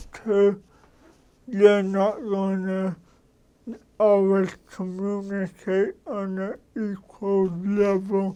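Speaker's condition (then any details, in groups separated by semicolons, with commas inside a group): Cerebral palsy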